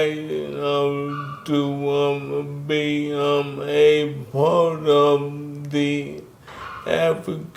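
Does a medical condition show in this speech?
Yes: ALS; bulbar onset, first symptom raspy voice; still able to speak.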